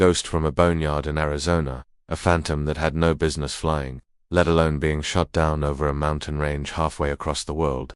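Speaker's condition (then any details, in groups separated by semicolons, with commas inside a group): No condition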